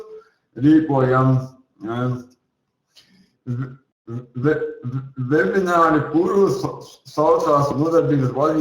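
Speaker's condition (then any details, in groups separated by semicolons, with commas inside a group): Cerebral palsy; since birth; speech not very clear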